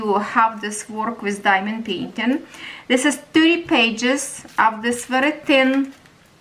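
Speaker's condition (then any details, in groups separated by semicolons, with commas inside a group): No condition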